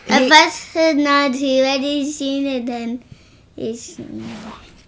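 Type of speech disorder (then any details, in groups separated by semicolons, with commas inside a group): Childhood apraxia of speech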